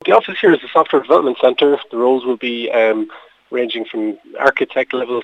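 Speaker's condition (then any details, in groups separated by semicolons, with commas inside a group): No condition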